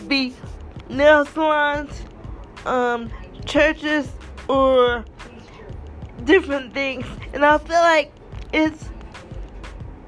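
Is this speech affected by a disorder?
Yes: cerebral palsy.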